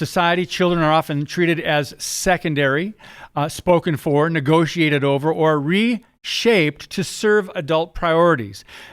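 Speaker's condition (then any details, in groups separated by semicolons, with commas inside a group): No condition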